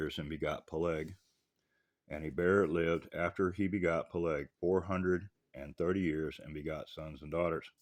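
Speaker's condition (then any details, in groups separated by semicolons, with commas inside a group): No condition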